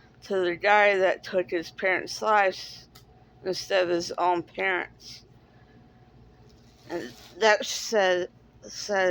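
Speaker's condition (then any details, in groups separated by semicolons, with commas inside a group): Cerebral palsy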